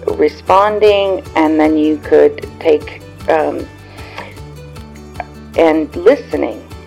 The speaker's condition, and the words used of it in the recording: Aphasia. One I record the podcast it's all jumbled even though I thoughts are all in my mind.